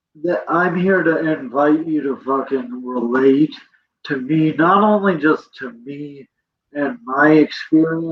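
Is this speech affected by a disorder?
Yes: cerebral palsy; present from birth.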